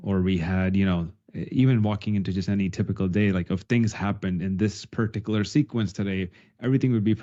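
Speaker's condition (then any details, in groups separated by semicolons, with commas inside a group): No condition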